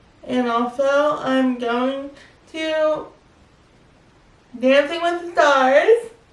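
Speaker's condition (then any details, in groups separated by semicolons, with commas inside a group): Spastic quadriplegic cerebral palsy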